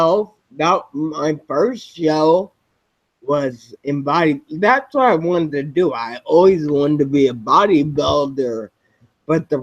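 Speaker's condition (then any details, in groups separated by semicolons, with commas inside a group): Spinocerebellar ataxia type 7, SCA7; progressive degenerative, impairs walking, balance, coordination, speech; diagnosed several years ago, no wheelchair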